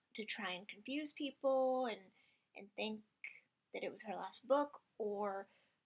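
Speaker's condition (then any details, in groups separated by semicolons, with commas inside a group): No condition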